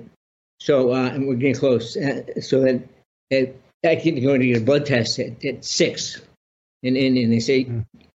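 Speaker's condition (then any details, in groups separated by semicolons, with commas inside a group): Parkinson's disease; Parkinson's about 30 years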